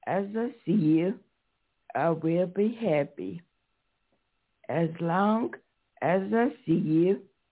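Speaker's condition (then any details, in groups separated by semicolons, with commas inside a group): Stroke; 18 years since stroke; voice affected by stroke, may be hard to understand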